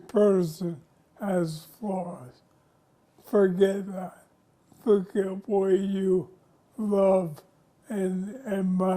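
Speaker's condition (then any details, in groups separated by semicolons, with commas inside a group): ALS; onset in hands; symptoms 5 years, diagnosed 2 years ago; speech noticeably affected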